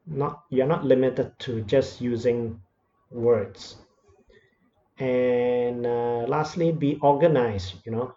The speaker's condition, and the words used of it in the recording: No condition.